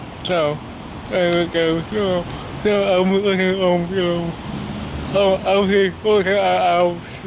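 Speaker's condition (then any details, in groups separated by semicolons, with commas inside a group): Cerebral palsy; body affected; speech disability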